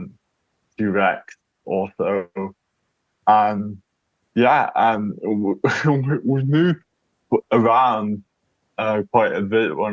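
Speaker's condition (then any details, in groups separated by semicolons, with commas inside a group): Cerebral palsy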